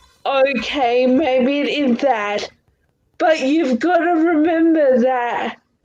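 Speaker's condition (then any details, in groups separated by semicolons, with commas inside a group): Cerebral palsy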